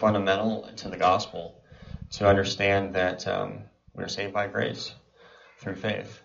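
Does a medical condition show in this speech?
Yes: cleft palate and cleft lip; congenital cleft palate and cleft lip.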